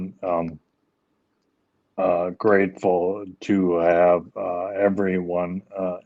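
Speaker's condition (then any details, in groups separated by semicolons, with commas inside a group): ALS; speech issues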